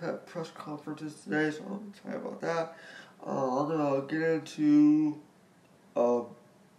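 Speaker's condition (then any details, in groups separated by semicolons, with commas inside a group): Spastic quadriplegic cerebral palsy; all four limbs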